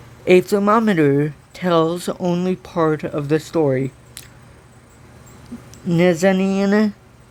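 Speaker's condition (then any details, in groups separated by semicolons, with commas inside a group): Cerebral palsy; from birth, walks with walker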